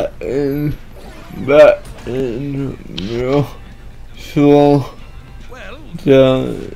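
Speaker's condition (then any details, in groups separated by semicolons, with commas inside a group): Cerebral palsy; one hand affected; atypical speech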